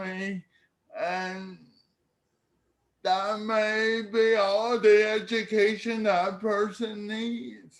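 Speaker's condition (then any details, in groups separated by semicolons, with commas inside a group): Cerebral palsy; speech therapy in childhood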